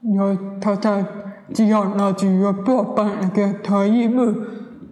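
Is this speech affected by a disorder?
Yes: hearing impairment; wears hearing aid, hears car horns and ambulance sirens with hearing aid; converses orally with host without interpreter; speech not very clear, others may not understand her.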